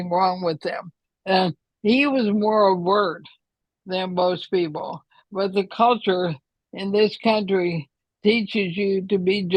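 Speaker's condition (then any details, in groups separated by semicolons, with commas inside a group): ALS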